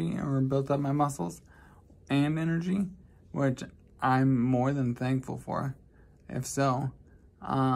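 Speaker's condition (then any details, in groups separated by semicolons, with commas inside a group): Traumatic brain injury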